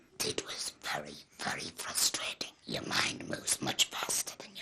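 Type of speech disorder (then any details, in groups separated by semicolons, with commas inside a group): Speech with a voice prosthesis; laryngectomy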